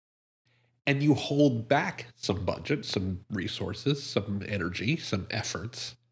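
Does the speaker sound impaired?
No.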